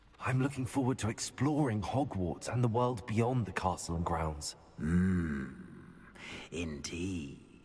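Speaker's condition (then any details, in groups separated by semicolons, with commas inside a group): No condition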